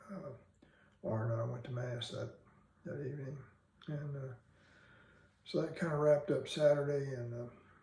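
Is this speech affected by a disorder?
Yes: Parkinson's disease.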